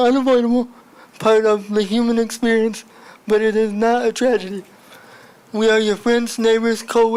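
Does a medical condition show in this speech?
Yes: cerebral palsy; speech sounds a little different.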